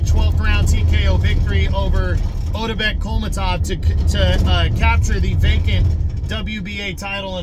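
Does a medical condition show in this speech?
No.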